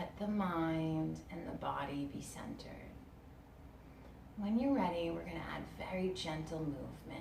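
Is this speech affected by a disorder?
No.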